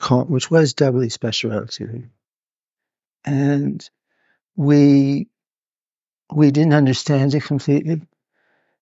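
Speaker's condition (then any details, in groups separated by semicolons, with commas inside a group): Parkinson's; neurological disorder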